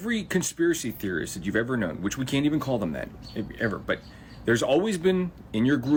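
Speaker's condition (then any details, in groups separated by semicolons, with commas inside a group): No condition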